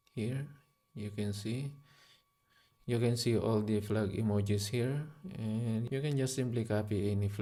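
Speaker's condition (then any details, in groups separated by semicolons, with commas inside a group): No condition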